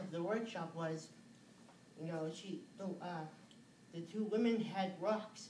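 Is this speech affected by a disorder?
Yes: cerebral palsy.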